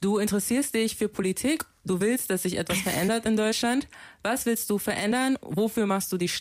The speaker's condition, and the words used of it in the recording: None; typical speech.